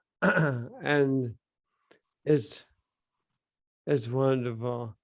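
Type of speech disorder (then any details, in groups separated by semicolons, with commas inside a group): Bulbar dysarthria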